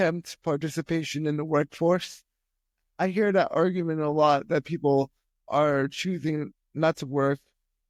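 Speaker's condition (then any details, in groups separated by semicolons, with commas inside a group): Spastic quadriplegic cerebral palsy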